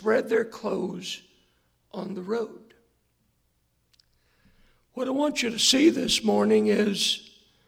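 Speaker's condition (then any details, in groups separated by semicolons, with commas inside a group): Hoarseness after vocal cord surgery; surgeon says vocal cords look much better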